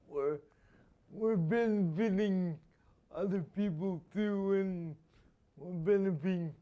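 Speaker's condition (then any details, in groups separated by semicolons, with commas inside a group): Spastic quadriplegia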